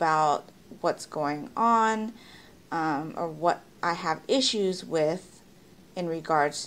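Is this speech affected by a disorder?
No.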